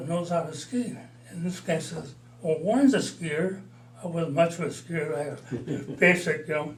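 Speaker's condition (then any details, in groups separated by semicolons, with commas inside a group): Parkinson's disease; mild, about four years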